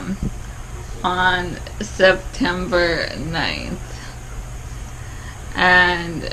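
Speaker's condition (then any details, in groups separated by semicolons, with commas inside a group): ALS; no ventilator needed yet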